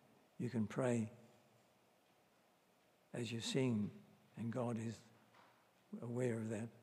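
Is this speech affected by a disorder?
Yes: Parkinson's disease; best with careful medication timing and enough rest.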